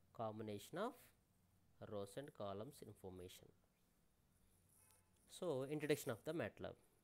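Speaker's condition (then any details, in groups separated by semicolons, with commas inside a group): No condition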